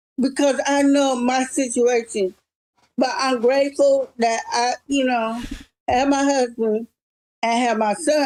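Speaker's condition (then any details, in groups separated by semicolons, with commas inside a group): Cerebral palsy; present from birth; progressed considerably, mini stroke at 39 caused damage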